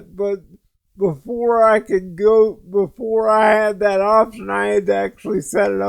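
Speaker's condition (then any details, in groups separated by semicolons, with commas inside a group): Cerebral palsy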